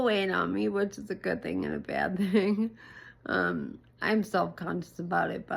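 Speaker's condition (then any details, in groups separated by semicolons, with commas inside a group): ALS; breathing difficulty, short breath, slow speech, voice concerns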